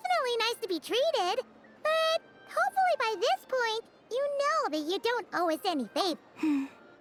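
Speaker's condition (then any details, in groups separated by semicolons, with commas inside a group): No condition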